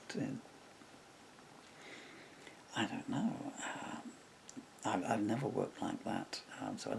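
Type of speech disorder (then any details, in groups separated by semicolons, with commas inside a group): Bulbar dysarthria; progressive bulbar palsy (MND)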